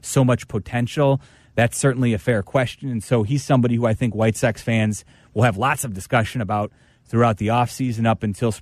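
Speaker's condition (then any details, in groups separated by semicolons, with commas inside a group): No condition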